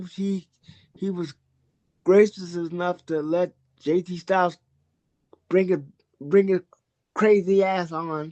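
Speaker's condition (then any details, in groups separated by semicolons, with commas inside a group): Cerebral palsy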